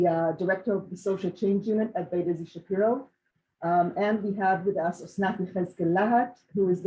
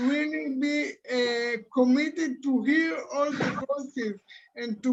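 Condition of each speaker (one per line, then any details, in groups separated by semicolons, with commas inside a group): No condition
Cerebral palsy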